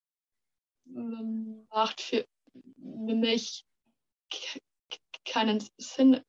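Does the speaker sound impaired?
Yes: stuttering; stuttering since kindergarten age, many logopedists and speech therapists, stuttering therapy groups with other stutterers; 18 years old, fighting stuttering less with pressure and resistance; part-word and word repetitions, we wegzulaufen; here repeated words, blocks.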